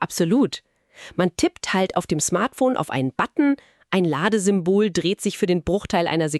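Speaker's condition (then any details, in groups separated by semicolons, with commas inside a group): No condition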